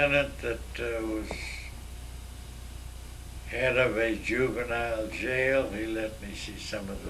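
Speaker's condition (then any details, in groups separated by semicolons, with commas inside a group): Myasthenia gravis; neurological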